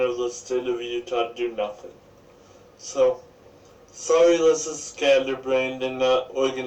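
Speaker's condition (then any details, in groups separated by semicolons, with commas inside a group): Cerebral palsy; speech may be hard to understand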